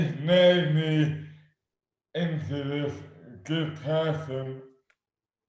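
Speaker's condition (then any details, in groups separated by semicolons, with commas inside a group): Dystonia; affects hands and speech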